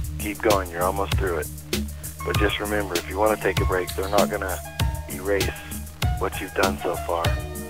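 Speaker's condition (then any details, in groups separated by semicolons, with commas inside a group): No condition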